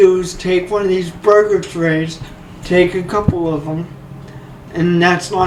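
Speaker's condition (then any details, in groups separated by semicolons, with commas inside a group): Cerebral palsy; only one hand usable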